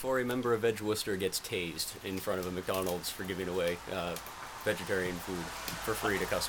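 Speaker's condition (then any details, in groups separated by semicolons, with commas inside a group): No condition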